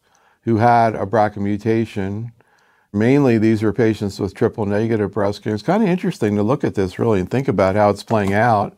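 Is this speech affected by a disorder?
No.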